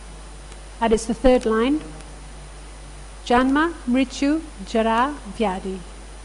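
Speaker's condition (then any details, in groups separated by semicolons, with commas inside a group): No condition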